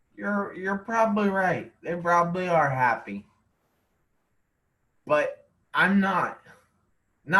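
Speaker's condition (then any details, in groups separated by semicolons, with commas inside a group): Traumatic brain injury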